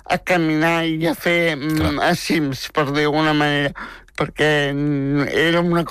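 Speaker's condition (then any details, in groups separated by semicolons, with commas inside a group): Spastic tetraplegic cerebral palsy; from birth, twin embryo died in complex pregnancy, premature, wheelchair user, much physiotherapy; aged 26, no further improvement expected; very talkative since age 3, worked hard to make people understand speech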